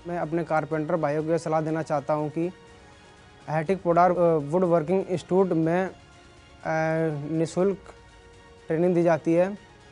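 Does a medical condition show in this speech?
No.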